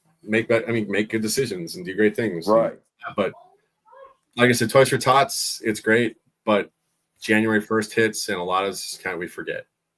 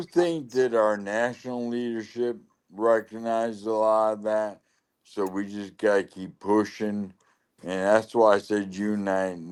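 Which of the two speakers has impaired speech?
The second: lou Gehrig's disease (ALS); right side and left hand weakness, cane, leg brace; over 5 years since onset, stumbling when walking; voice going, slurring worsens with longer talking.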